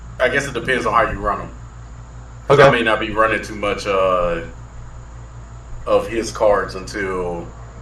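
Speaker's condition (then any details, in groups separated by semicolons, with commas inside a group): No condition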